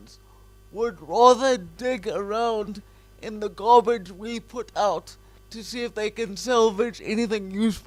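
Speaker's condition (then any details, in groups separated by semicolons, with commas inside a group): Cerebral palsy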